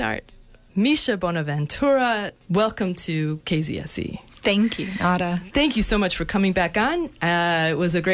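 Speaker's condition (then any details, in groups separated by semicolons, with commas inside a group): No condition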